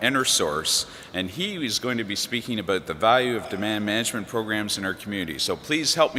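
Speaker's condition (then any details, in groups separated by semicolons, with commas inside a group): No condition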